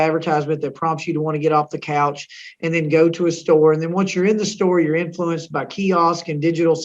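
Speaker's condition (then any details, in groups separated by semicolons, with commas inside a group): No condition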